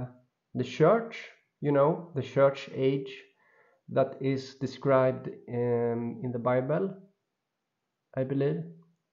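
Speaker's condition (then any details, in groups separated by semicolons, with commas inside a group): No condition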